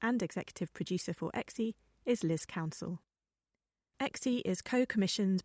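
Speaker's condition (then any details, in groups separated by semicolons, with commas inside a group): No condition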